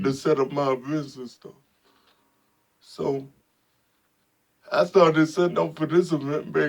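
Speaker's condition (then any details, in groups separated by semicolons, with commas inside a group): Spastic quadriplegic cerebral palsy; spastic quadriplegic, from birth, both sides of body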